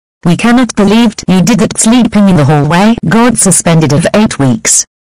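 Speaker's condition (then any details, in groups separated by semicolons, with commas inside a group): No condition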